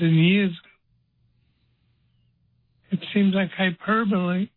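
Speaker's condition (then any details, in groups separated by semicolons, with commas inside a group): Parkinson's disease; 12 years since onset, progressively worsening; losing ability to walk and talk, condition getting worse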